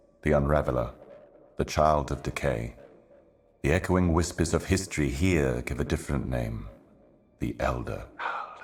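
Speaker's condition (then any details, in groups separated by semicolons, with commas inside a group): No condition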